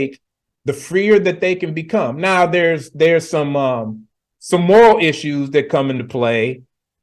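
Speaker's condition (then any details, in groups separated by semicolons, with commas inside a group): No condition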